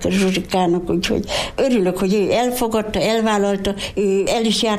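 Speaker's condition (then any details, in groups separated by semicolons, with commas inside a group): No condition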